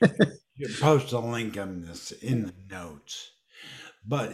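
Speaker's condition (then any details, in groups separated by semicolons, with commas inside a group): Dysarthria; ruptured brain aneurysm then massive stroke two weeks later, stroke at age 47, initially half paralyzed, cannot walk; about 9 years since stroke, wheelchair user, says in wheelchair 12 years; speech deficit, swallow deficit interrupts speaking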